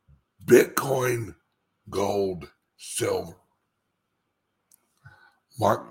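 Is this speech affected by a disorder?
Yes: speech impediment; slight speech impediment.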